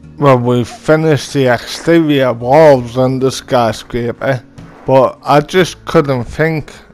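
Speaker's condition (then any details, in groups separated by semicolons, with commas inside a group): Cerebral ataxia; from birth, wheelchair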